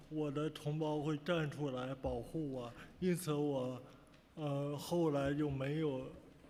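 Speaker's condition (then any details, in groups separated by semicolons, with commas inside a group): Cerebral palsy; birth oxygen deprivation; speech impediment, needs extra time, uses interpreter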